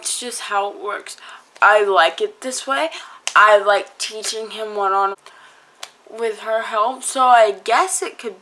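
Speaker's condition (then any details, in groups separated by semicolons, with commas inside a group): Cerebral palsy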